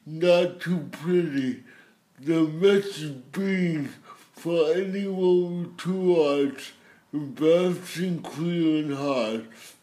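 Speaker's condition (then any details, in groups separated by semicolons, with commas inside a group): Cerebral palsy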